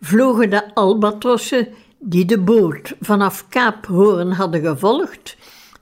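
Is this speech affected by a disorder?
No.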